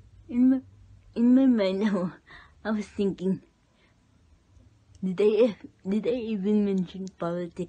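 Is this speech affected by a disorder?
Yes: cerebral palsy.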